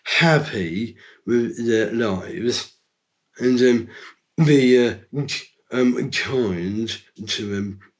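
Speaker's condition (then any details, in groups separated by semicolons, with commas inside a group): Down syndrome; from birth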